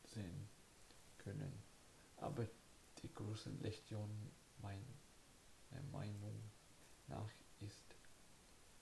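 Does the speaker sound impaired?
Yes: cerebral palsy; cerebral palsy from birth, invisible disability, pain, slowness.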